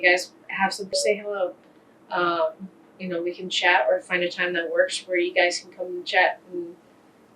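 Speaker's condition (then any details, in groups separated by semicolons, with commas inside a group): No condition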